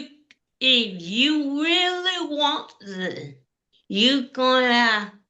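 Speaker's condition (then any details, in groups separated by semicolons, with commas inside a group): Cerebral palsy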